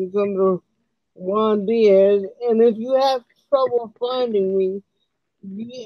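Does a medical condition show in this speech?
Yes: cerebral palsy; uses wheelchair.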